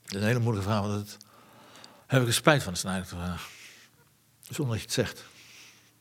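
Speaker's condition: Parkinson's disease; 50% dementia risk

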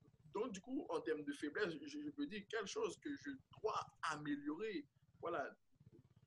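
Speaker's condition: Stuttering; father also stuttered, realized own stutter gradually over time, remarks about elocution from others; stuttering during interview; whole-word repetitions, comme, stuttered moments left uncut in videos; repeated sounds, repeated words

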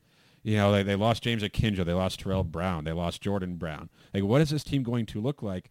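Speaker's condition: No condition

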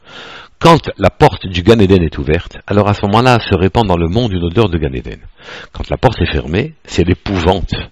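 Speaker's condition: No condition

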